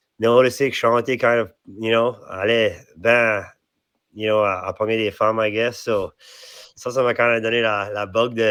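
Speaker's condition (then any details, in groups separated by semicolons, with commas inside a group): No condition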